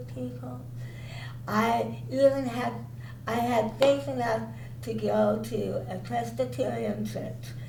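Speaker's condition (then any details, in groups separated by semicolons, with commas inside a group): Cerebral palsy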